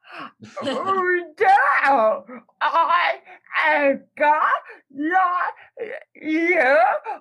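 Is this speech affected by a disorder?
Yes: cerebral palsy; present from birth; words may be hard to catch, written answers read aloud by Lily Cannon, also speaks in in-person interview.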